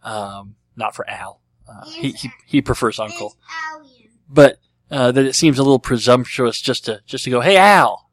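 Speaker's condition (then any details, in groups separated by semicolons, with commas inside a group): Cleft lip and palate; treated as a baby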